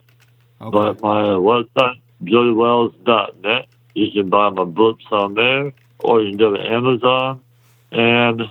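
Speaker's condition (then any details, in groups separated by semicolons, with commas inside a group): Muscular dystrophy; congenital, extremely rare type, exact type unknown, myotubular myopathy ruled out about 4 years ago; about 30 years old, hospitalized every 3 to 6 weeks until age 7, plays power soccer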